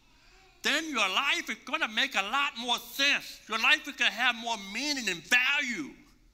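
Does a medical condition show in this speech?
Yes: deafness; congenital, 80% hearing loss since birth, relies on lip reading; masks over lips block understanding.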